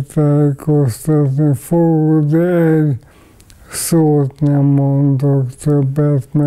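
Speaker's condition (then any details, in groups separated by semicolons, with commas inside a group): ALS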